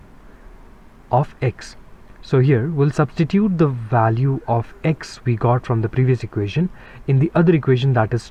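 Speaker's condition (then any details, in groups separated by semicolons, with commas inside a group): No condition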